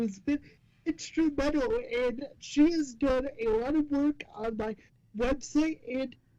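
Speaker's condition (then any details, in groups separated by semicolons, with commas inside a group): Cerebral palsy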